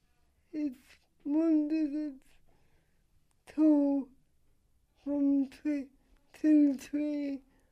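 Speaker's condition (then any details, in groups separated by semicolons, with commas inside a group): Cerebral palsy; dressing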